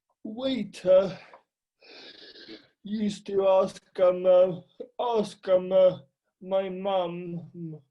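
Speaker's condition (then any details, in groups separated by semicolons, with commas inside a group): Cerebral palsy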